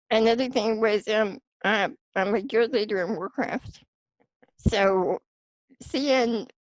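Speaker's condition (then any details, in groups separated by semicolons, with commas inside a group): Spinal muscular atrophy; type 2, since childhood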